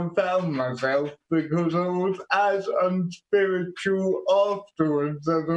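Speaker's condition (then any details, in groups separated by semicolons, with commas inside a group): Quadriplegic cerebral palsy; quadriplegic form, birth injury; diagnosed at age 2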